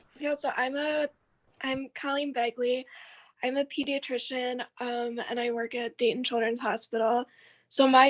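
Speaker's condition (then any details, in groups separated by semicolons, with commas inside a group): No condition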